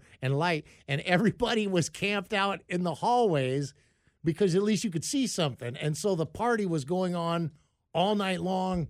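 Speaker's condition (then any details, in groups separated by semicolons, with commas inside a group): No condition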